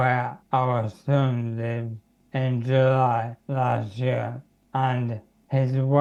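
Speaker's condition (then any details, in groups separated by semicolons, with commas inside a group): Motor neurone disease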